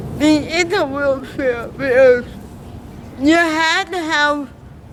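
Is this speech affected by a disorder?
Yes: cerebral palsy.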